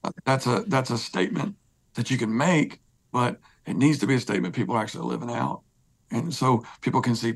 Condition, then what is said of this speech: Spasmodic dysphonia. So it just kind of grabs when I talk.